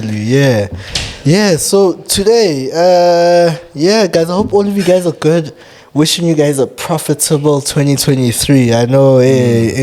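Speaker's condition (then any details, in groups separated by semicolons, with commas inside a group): No condition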